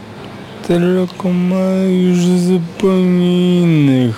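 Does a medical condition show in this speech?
Yes: aphasia; acquired after accident, severe brain injury, prolonged unconsciousness, 1% survival odds, whole body paralysed after waking; no speech for about five years after regaining consciousness.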